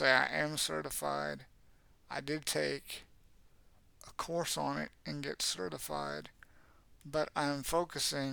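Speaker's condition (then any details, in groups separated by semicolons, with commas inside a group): Cerebral palsy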